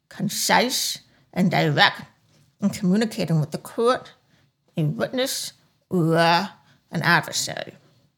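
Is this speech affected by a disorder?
Yes: profound hearing loss; deaf accent, speech sounds like a perpetual cold, listeners may need repetition to understand.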